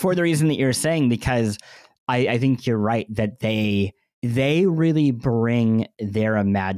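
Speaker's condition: Cleft lip and palate; bandaged

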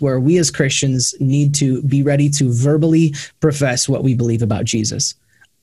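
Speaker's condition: No condition

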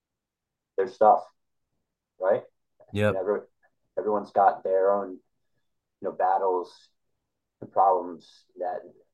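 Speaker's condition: Stuttering; stutter since childhood, known to classmates at earlier school before 7th grade; adult, past college freshman year, working, constantly trying to improve stutter; uses small talk to avoid stuttering, talked little as child, discloses stutter, training others builds confidence; repeated sounds

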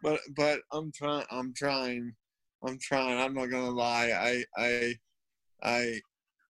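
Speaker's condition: Cerebral palsy; affects arms and hands

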